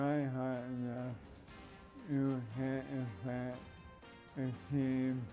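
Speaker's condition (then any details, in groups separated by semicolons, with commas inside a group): ALS (Lou Gehrig's disease); ALS, neurodegenerative, throwing arm useless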